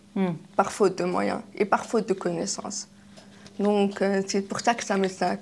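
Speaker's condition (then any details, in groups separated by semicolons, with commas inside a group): Deafness, acquired deafness, kidney-disease related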